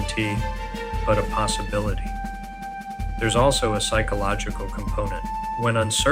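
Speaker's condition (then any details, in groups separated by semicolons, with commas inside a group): No condition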